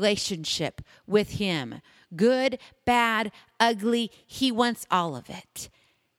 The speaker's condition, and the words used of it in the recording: None; typical speech.